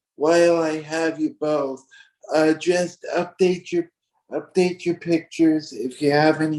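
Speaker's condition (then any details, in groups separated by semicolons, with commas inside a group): Cerebral palsy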